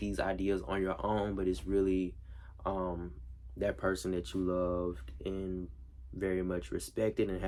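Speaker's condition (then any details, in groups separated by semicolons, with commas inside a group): No condition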